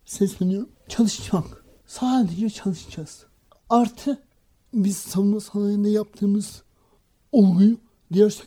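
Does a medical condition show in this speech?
Yes: cerebral palsy; from birth, no speech or walking until age 6, misdiagnosed intellectual disability at age 5; school speech difficulty, reading not fluent, practised reading aloud before mirror.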